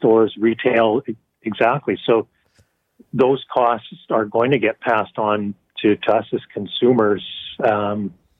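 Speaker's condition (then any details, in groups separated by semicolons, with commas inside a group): No condition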